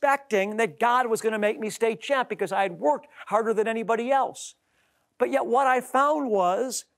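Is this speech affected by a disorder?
No.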